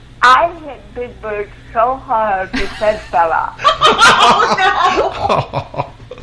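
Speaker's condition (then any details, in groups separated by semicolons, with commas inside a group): Cerebral palsy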